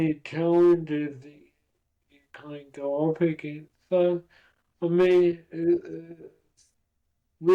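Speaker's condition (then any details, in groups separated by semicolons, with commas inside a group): Cerebral palsy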